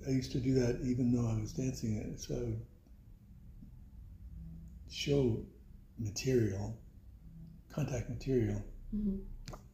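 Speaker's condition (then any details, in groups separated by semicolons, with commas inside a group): Parkinson's; voice went with Parkinson's, can still whisper, formerly whisper carried and was heard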